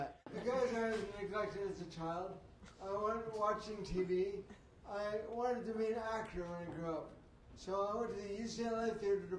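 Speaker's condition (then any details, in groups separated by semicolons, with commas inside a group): Traumatic brain injury; occupational therapy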